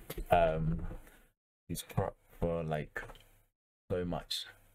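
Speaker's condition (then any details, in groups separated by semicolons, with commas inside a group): No condition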